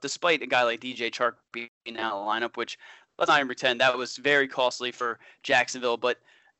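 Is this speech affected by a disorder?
No.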